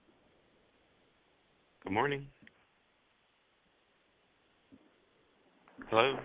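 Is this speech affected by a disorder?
No.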